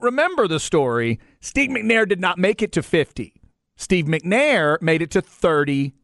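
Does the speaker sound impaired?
No.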